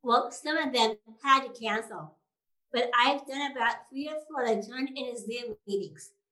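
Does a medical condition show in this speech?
Yes: Down syndrome.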